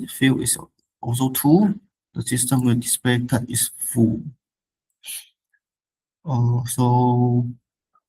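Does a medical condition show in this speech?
No.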